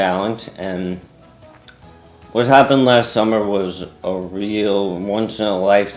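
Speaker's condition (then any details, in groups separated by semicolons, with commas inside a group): ALS; arms too weak to use, young-adult onset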